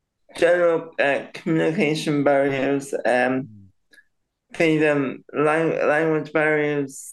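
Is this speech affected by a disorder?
Yes: cerebral palsy; very slightly delayed speech.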